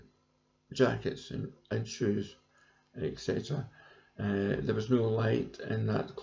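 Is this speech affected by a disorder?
Yes: cerebral palsy; present from birth.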